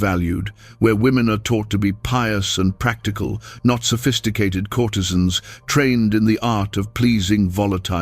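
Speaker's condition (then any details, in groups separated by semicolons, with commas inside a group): No condition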